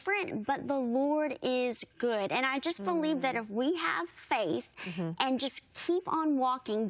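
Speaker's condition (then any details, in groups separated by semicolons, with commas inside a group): Bilateral cleft lip and palate; severe bilateral cleft lip and palate from birth, unable to nurse, not expected to hear, speak; earlier speech hard to understand, needed interpreters, strong singing voice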